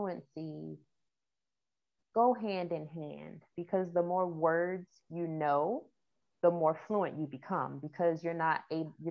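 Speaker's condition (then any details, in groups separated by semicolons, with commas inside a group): No condition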